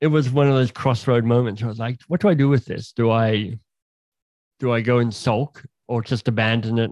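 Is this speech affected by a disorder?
Yes: cleft lip and palate; congenital genetic cleft lip and palate, palate open to nose, lip unjoined, surgery when young; slight speech impediment persists, audible in voice; a bit leaky on some sounds.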